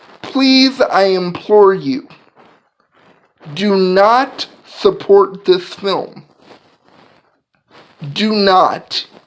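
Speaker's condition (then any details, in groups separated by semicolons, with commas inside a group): Cerebral palsy; physical disability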